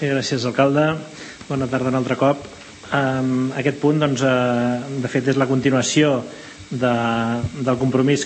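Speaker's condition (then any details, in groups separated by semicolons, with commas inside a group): No condition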